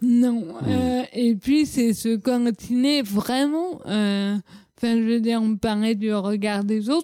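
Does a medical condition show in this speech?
Yes: cerebral palsy; leg surgery around age 14 with several medical errors, atypical gait, childhood speech, psychomotor and physiotherapy.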